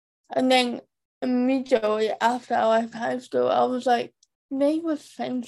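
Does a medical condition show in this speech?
Yes: profound hearing loss, cochlear implant user; both ears, from infancy, confirmed at nine months, comorbid with cerebral palsy, maternal CMV; cochlear implants both sides, first at two, bilateral by five, hearing aids otherwise.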